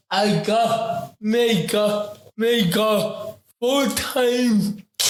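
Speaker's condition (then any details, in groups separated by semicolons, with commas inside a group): Ataxic cerebral palsy; affects talking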